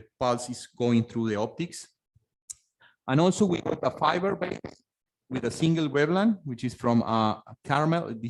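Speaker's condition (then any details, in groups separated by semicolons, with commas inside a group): No condition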